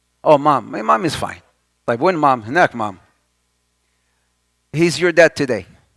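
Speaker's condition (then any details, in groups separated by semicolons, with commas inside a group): No condition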